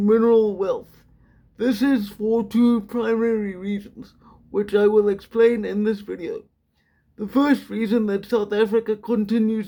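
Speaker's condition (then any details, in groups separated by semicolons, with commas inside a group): Quadriplegic cerebral palsy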